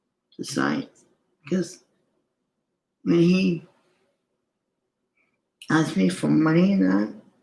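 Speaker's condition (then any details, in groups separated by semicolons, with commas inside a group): Cerebral palsy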